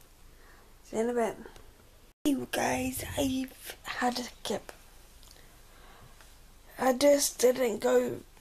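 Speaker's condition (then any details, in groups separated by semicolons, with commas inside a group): Cerebral palsy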